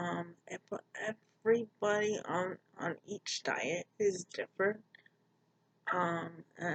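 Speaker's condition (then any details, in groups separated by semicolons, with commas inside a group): Cerebral palsy; poor balance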